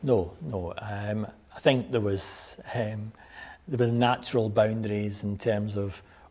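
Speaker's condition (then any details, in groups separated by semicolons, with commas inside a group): No condition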